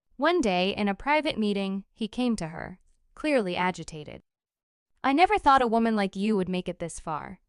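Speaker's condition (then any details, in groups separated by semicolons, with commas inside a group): No condition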